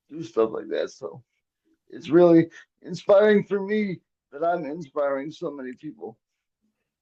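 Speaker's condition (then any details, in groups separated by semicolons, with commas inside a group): Cerebral palsy, quadriplegic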